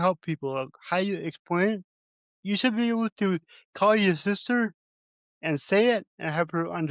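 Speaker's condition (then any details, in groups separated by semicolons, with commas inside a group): Cerebral palsy; lifelong; past severe stutter, now speaks publicly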